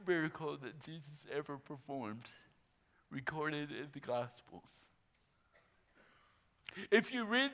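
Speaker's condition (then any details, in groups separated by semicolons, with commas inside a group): Torsion dystonia; speech altered by torso twisting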